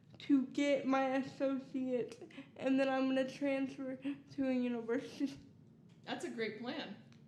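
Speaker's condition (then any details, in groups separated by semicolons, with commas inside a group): Cerebral palsy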